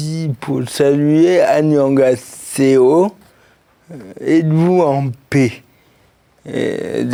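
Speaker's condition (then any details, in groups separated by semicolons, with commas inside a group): Cerebral palsy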